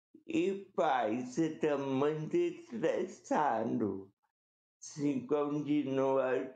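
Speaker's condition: Cerebral palsy; present from birth

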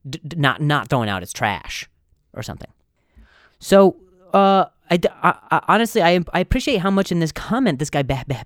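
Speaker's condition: Stutter; speech coaches, practices control before shows; very severe at first, hit himself in frustration; repeated sounds, repeated words

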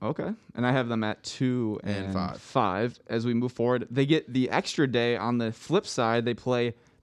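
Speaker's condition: No condition

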